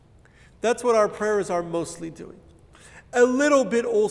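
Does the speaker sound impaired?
No.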